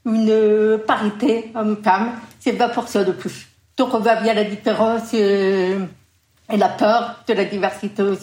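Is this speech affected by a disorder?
Yes: deaf from birth, congenital; never heard own voice, told would never speak; 20 years of parrot-like training to speak, now understood in public, voice may sound unusual.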